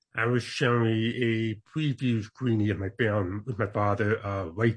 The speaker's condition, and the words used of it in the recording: Deafness. I was born deaf, so I do have a deaf accent.